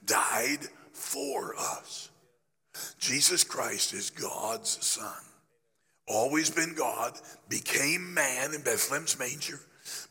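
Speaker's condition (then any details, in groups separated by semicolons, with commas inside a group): Laryngeal cancer after radiation, growth on voice box treated with radiation and chemotherapy; a little over a year since discovery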